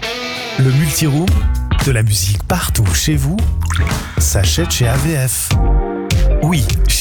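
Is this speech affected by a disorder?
No.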